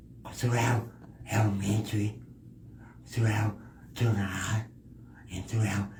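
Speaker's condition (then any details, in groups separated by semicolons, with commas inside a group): Cerebral palsy; affects walking; speech issues, drools, spits a little when speaking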